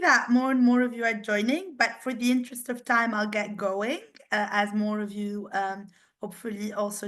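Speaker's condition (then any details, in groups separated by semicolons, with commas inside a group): No condition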